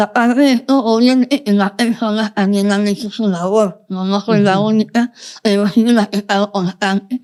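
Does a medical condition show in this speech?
Yes: Moebius syndrome, congenital.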